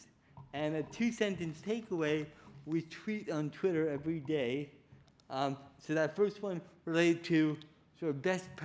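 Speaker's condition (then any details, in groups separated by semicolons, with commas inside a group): Cerebral palsy; diagnosed at age four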